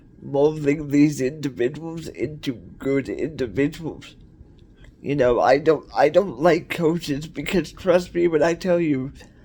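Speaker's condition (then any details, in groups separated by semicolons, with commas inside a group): Cerebral palsy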